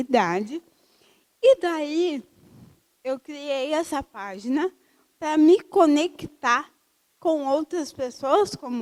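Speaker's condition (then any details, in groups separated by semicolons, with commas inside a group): Cerebral palsy; from birth, uses wheelchair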